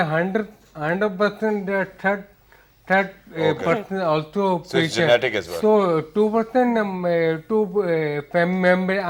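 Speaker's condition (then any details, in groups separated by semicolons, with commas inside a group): Ataxia; speech difficulty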